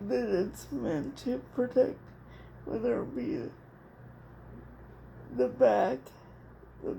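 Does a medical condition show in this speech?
Yes: cerebral palsy; speech somewhat affected.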